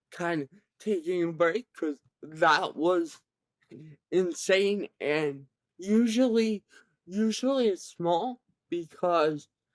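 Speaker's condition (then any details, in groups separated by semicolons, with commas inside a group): Cerebral palsy, severe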